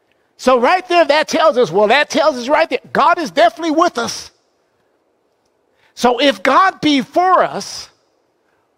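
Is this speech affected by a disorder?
No.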